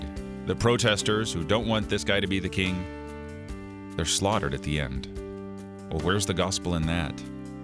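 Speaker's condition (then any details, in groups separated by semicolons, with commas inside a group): No condition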